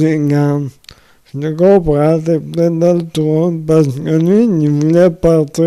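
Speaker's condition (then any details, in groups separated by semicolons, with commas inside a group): Amyotrophic lateral sclerosis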